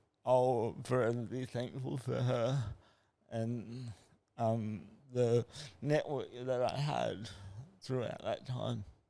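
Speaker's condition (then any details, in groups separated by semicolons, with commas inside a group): Cerebral palsy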